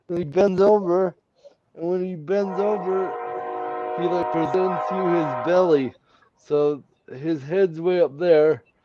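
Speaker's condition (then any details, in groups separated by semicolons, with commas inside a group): Cerebral palsy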